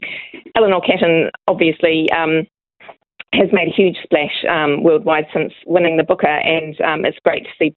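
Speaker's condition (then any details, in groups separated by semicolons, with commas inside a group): No condition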